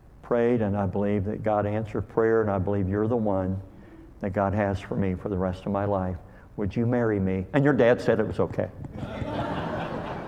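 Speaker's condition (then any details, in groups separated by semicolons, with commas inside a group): Cleft lip and palate; called hair lip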